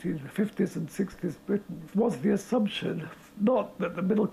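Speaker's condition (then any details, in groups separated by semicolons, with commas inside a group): Motor neurone disease; speaking through air contraption enabling breathing, still able to talk, interviewed down the line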